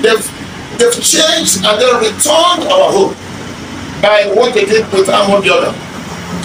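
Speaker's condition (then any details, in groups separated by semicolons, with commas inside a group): No condition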